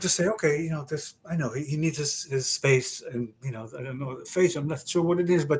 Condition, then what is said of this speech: Aphasia. I was fortunate again because I can really express.